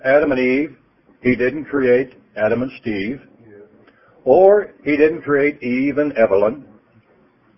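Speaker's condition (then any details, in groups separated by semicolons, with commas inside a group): No condition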